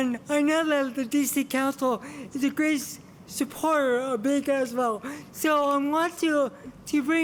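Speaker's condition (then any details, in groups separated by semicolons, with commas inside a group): Cerebral palsy; from birth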